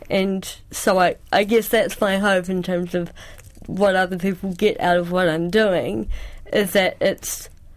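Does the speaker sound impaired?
Yes: cerebral palsy; presses really hard when writing.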